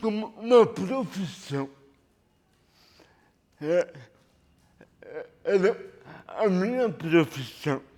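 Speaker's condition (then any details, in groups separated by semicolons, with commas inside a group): Cerebral palsy; lack of oxygen at birth, premature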